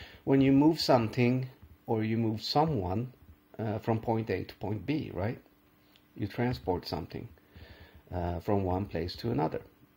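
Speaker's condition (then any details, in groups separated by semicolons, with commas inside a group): No condition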